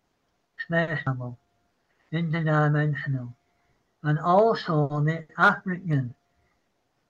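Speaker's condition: Parkinson's; apologizes mid-sentence

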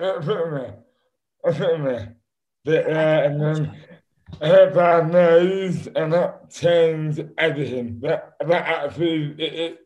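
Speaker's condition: Dystonia; affects speech and hands

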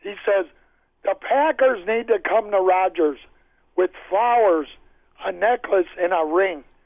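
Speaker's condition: No condition

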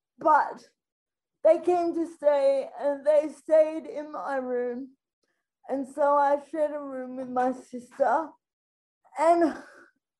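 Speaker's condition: Spastic quadriplegic cerebral palsy

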